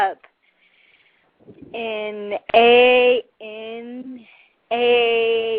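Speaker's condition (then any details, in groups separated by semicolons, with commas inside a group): Cerebral palsy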